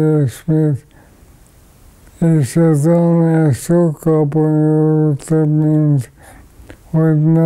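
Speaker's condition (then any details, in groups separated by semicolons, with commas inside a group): ALS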